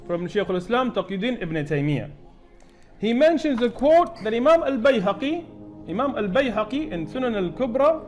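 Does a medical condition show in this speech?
No.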